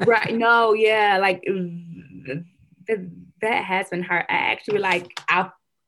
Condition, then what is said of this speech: Stuttering. But when I go, I talk okay.